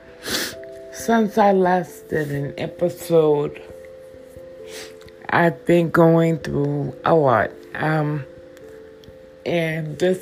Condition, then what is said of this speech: Stuttering. I know that because I don't sleep I have a stutter now that sits with me.